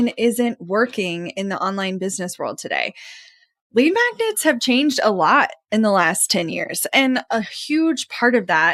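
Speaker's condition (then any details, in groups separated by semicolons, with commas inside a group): No condition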